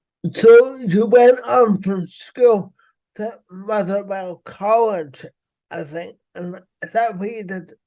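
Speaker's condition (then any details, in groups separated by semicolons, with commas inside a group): Cerebral palsy; walking always difficult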